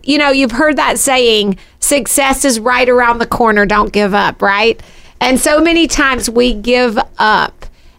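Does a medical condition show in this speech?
No.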